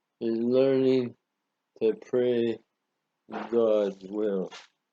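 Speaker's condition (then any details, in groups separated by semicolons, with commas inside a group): Parkinson's disease; about 12 years since onset, worsening for five years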